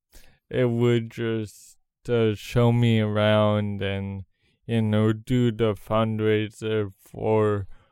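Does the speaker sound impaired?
Yes: cerebral palsy; congenital.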